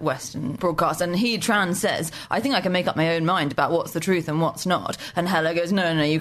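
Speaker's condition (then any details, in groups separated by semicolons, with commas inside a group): No condition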